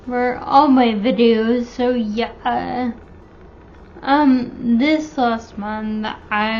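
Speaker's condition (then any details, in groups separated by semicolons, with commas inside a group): Friedreich's ataxia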